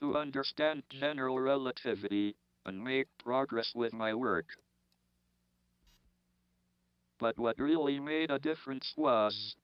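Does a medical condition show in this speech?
Yes: ALS, through a speech-generating device; motor neuron disease, diagnosed shortly after 21st birthday, no cure or therapy offered, given 2.5 years.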